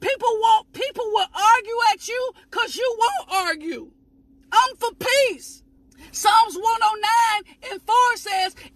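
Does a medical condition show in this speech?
No.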